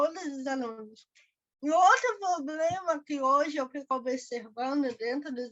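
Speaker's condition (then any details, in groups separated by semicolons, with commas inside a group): Cerebral palsy; diagnosed at about one year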